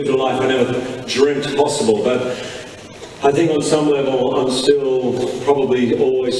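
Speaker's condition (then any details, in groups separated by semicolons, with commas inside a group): No condition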